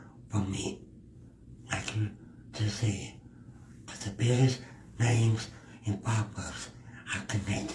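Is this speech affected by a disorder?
Yes: cerebral palsy.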